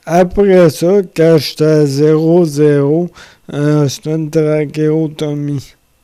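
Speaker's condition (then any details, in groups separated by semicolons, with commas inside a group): Amyotrophic lateral sclerosis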